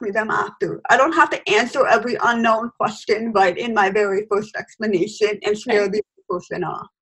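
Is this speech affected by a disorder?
Yes: hearing loss with cochlear implant; congenital hearing loss, cochlear implant turned off to sleep, trouble with unfamiliar, male or fast voices on calls; lip-reading interviewer over video call.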